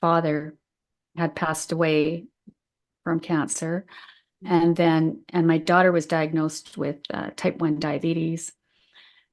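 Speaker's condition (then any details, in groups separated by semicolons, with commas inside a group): No condition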